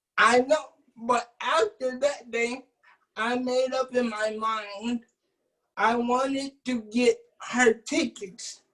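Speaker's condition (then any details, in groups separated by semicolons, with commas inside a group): Cerebral palsy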